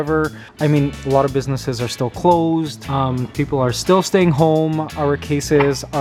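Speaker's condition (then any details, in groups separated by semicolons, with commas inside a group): No condition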